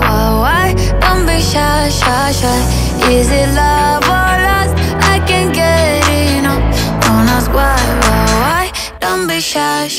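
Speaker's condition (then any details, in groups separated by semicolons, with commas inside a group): No condition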